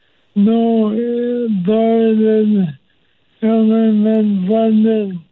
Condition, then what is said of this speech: ALS (motor neuron disease). Um, and just recently, he's really not able to speak much.